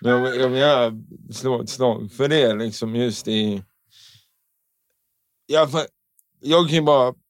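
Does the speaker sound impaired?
Yes: cerebral palsy; paralysis, constant muscle tension, shorter tight muscles, stiff in childhood, hip slightly crooked, left leg turns inward, gait differs; speech impediment, sounds not quite like others, speech therapy in childhood.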